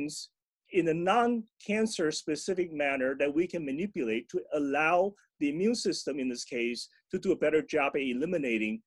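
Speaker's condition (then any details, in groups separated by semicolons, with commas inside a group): No condition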